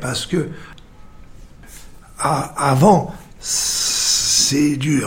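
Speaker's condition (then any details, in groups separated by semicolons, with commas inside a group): Stroke with aphasia; stroke at 49 at Mayan site in Yucatan, Mexico, after headaches, sudden collapse, unconscious; halting, needs time, repeats phrases after helper, understood well only by few people, worse with fear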